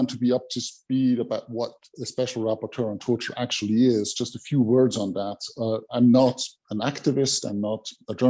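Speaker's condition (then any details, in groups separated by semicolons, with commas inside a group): No condition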